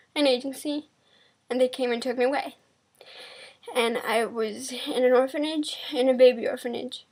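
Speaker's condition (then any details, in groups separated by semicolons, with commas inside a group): Cerebral palsy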